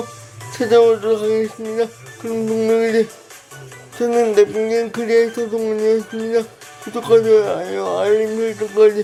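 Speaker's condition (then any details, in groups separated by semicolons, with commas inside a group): Brain lesion disability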